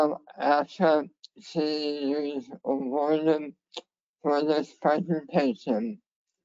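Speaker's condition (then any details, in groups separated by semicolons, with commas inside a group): Head and neck cancer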